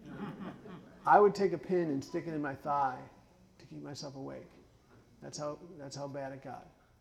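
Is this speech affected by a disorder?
Yes: Parkinson's; cognitive issues, impaired multitasking and judgment, fatigue, stopped working as lawyer at 48; some speech issues, ice water harms vocal cords, drinks warm water, speech therapy judged unnecessary.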